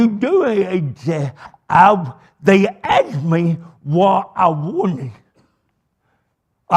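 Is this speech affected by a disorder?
Yes: cerebral palsy.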